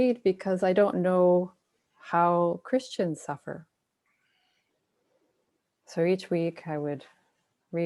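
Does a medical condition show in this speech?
No.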